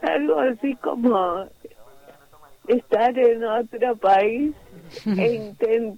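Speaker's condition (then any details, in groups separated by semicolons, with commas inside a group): Cerebral palsy; physical disability affecting movement and posture; manner of speaking and moving affected, prompting others' prejudice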